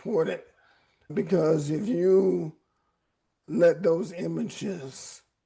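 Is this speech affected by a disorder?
Yes: ALS; voice raspy at times.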